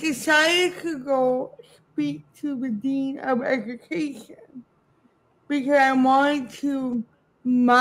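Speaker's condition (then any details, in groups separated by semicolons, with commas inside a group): Cerebral palsy; birth oxygen deprivation; speech affected, sounds like past stroke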